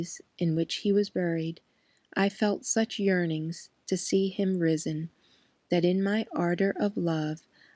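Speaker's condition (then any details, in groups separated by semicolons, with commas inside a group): No condition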